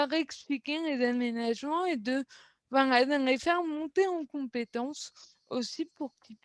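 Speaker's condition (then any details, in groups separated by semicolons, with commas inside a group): Cerebral palsy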